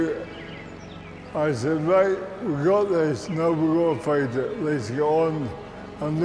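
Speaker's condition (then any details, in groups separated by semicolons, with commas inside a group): Motor neurone disease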